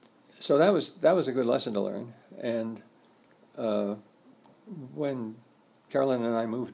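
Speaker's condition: Parkinson's disease; stiff right arm

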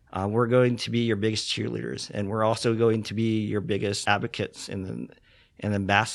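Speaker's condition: Cleft lip and palate; congenital

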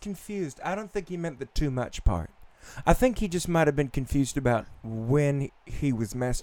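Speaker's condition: No condition

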